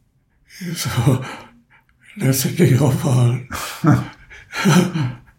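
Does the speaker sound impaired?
Yes: Parkinson's disease; could not speak properly during earlier sudden spinning vertigo episode, caller noticed voice, ambulance called.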